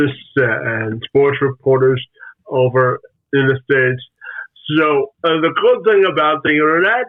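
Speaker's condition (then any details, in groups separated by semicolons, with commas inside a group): Spastic quadriplegic cerebral palsy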